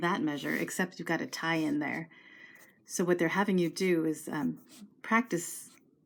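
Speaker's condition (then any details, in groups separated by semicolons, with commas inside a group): No condition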